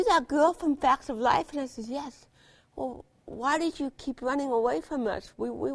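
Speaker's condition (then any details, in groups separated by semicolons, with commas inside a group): Cerebral palsy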